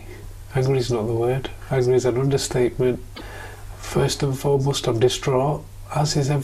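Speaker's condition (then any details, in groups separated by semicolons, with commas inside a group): No condition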